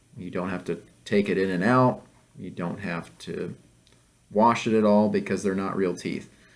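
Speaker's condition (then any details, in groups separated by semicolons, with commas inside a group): No condition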